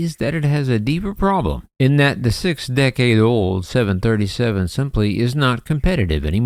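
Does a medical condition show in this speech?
No.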